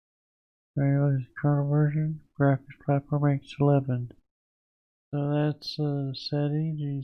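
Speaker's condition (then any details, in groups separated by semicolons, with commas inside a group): Parkinson's disease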